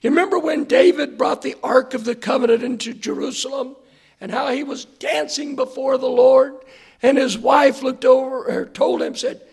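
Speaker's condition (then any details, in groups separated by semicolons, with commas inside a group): Hoarseness after vocal cord surgery; hard to hear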